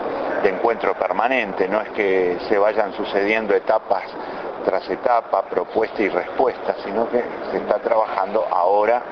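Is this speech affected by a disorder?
No.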